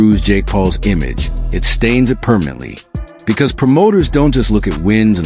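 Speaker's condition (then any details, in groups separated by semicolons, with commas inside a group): No condition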